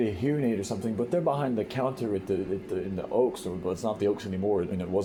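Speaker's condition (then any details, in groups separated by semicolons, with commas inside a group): No condition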